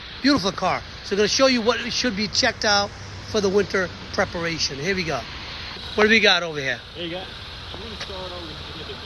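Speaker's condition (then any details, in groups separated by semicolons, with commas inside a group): No condition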